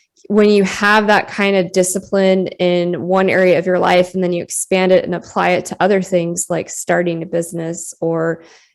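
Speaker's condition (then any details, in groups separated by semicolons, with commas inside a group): No condition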